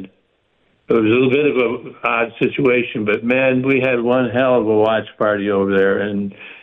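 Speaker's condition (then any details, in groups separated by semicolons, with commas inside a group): Parkinson's; stays active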